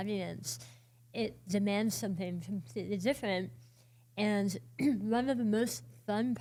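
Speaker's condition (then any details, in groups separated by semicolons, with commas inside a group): Oral cancer, partial glossectomy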